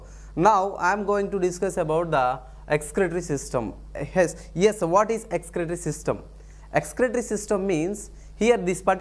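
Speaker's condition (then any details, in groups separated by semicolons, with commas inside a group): No condition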